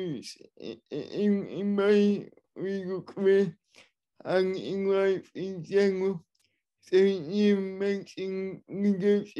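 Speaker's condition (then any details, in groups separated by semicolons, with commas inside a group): Cerebral palsy, spastic and dyskinetic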